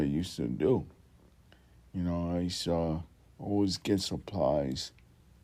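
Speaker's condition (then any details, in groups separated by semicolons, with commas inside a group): Multiple sclerosis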